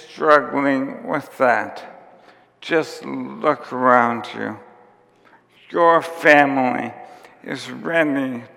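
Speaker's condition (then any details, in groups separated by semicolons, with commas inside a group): ALS; onset with tiredness and clumsiness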